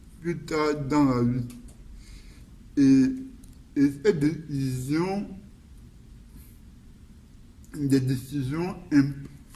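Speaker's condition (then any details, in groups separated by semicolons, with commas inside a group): Cerebral palsy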